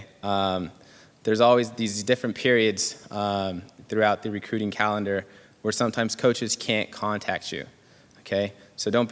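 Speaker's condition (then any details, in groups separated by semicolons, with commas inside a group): No condition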